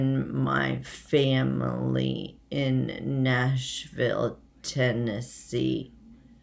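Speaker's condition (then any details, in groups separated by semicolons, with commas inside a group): Essential tremor; hereditary, progressive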